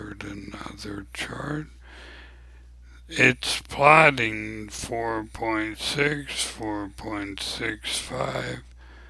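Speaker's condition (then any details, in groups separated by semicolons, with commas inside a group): ALS; abnormally slow voice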